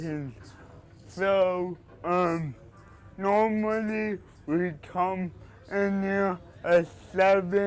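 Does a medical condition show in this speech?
Yes: cerebral palsy; speech impediment.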